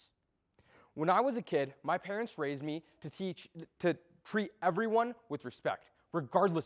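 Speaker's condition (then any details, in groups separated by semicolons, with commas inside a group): No condition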